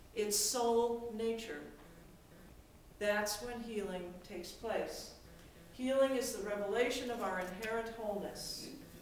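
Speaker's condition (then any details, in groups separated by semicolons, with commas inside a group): No condition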